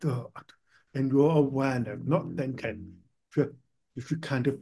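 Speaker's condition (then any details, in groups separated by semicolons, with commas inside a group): Profound deafness, born profoundly deaf, cochlear implant; cochlear implant about 20 years, hears nothing with implant off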